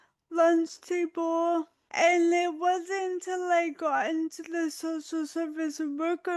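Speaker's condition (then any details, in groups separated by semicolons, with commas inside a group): Autoimmune disease, spinal cord injury; acquired at age 25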